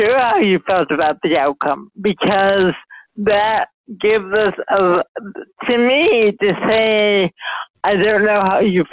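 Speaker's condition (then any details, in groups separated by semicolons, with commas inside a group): Mild cerebral palsy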